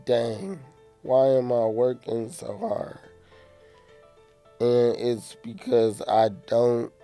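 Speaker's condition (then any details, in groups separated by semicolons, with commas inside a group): Cerebral palsy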